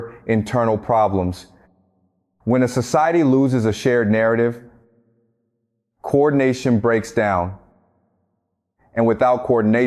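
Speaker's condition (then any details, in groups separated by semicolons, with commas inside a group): No condition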